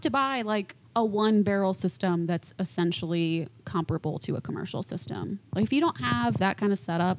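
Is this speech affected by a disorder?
No.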